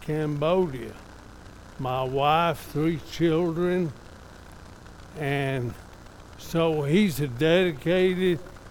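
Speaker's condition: ALS; father died of same disease, diagnosed by doctor in Lubbock, second opinion in Dallas; somewhat affected, evident today

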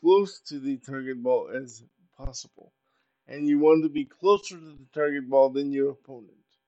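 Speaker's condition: Cerebral palsy; uses power wheelchair

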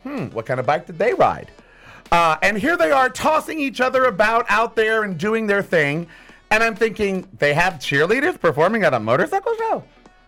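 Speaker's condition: No condition

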